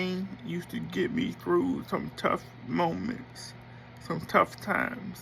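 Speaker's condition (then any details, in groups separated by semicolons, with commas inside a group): Cerebral palsy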